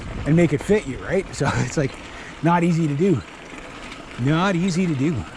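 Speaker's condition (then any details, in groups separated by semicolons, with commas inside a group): No condition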